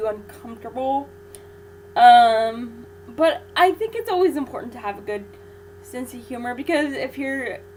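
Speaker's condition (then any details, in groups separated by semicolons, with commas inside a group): Cerebral palsy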